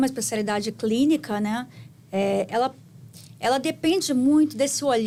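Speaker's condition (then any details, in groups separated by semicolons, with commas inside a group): No condition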